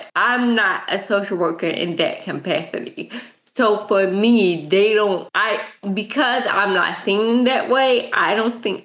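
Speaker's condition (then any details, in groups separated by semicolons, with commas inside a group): Cerebral palsy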